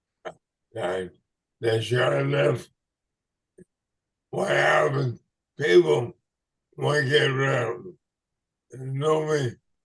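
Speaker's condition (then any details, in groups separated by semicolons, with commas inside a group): ALS/MND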